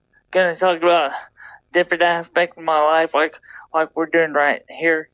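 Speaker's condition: Double hemiplegia cerebral palsy

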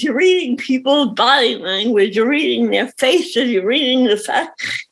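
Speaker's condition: Cerebral palsy; reading disability

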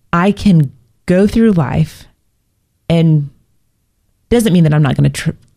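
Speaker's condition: No condition

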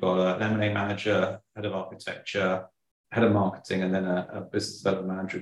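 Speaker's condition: No condition

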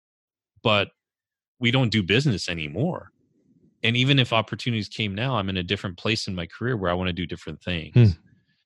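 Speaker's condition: No condition

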